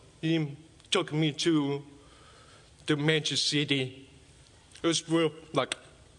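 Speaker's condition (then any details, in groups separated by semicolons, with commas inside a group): Deafness; deafness from early childhood in China, untreated ear infections, scar tissue in ears; speaks, understood by most people; deaf and mute as a child, now speaks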